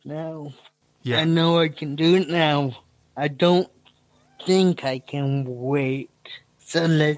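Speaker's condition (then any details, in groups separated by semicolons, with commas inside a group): Cerebral palsy; feels picking up host's stammer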